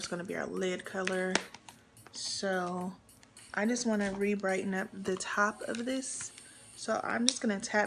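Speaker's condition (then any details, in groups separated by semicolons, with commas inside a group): No condition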